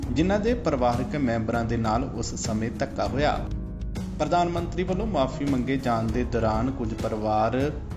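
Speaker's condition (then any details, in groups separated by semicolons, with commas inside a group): No condition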